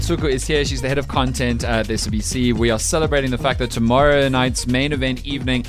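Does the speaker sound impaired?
No.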